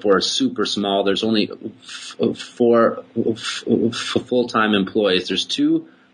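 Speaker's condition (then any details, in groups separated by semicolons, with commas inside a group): Stuttering; little daily speaking practice; frequent short stutters rather than long blocks, no speaking strategies ever worked on; worse explaining technical things, less with familiar listeners and regular talking; repeated sounds, prolonged sounds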